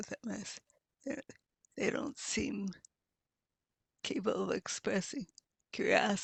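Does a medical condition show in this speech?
Yes: multiple sclerosis.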